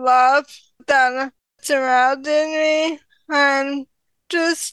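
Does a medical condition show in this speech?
Yes: ALS; diagnosed at age 33, slower progression than expected, power in legs not arms.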